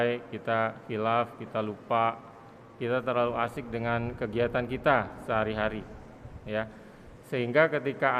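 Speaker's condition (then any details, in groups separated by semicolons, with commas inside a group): No condition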